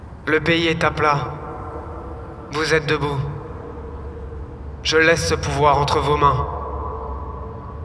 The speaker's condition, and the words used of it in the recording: No condition.